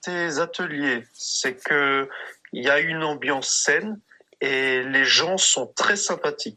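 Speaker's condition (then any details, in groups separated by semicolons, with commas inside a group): No condition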